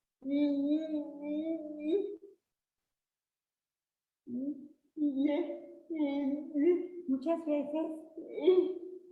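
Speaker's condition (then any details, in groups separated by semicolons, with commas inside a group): Cerebral palsy; since birth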